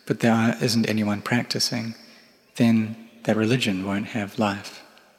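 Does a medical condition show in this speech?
No.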